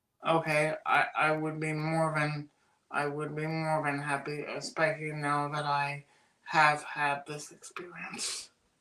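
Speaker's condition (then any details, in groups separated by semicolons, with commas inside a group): Cerebral palsy; birth oxygen deprivation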